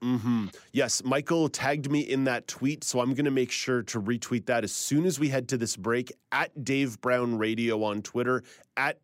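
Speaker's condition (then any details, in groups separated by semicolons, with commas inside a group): No condition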